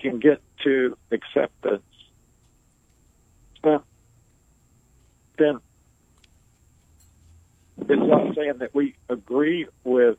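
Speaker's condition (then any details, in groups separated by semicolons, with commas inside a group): ALS; motor neuron destruction, progressive paralysis with sensation intact, nearly 20 years since onset; wheelchair user; barely able to speak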